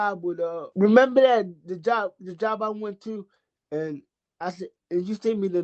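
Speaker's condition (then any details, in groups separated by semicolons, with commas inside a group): Cerebral palsy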